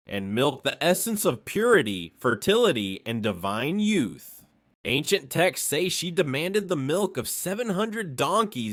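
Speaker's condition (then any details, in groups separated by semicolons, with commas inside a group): No condition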